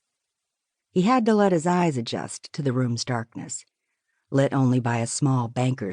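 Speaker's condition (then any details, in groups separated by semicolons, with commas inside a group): No condition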